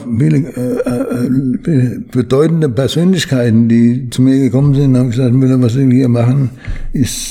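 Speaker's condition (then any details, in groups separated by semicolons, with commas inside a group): Parkinson's disease; Parkinson's disease diagnosed about 20 years ago, slowed movements, limits daily routine, needs much training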